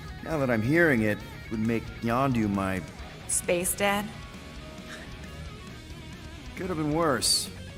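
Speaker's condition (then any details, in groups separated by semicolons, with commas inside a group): No condition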